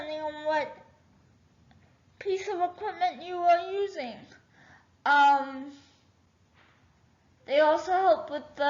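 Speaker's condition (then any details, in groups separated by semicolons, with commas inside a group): Cerebral palsy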